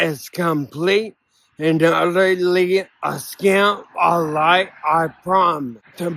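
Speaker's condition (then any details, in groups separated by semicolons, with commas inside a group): Ataxia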